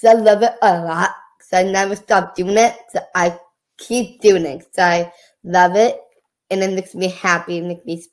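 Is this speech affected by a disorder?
Yes: Down syndrome; prenatal diagnosis at 20-week ultrasound, chromosomal disorder.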